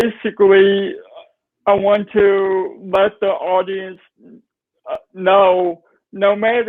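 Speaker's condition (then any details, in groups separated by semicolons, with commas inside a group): Cerebral palsy; nonverbal at age 3, speech therapy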